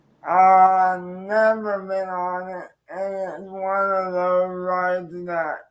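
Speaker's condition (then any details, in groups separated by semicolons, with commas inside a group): Cerebral palsy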